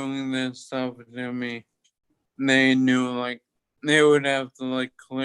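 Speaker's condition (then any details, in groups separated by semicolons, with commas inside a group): Toxic leukoencephalopathy, locked-in syndrome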